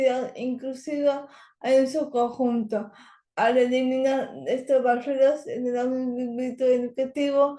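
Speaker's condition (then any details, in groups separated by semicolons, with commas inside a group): Cerebral palsy; language areas of brain affected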